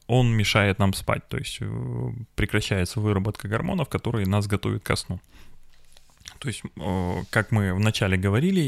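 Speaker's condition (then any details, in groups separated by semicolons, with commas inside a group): No condition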